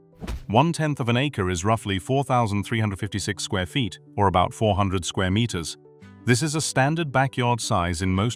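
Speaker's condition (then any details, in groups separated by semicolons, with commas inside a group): No condition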